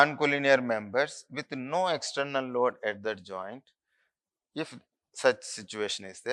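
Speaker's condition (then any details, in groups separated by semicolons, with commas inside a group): No condition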